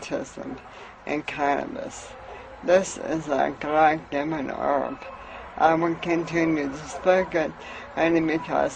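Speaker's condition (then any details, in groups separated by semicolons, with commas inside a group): Amyotrophic lateral sclerosis; lost ability to cough, choked on saliva, choking resolved with cannabis, speech improved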